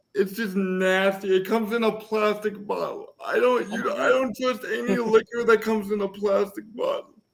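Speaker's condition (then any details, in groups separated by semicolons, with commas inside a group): Cerebral palsy; voice affected by condition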